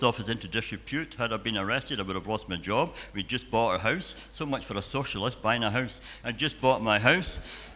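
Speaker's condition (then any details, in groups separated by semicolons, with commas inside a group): Cleft palate and cleft lip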